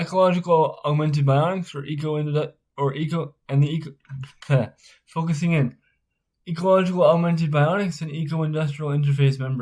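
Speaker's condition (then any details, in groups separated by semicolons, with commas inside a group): Spastic cerebral palsy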